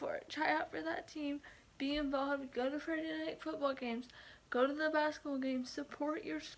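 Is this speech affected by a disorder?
Yes: cerebral palsy.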